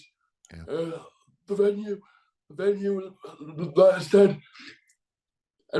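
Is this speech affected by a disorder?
Yes: cerebral palsy.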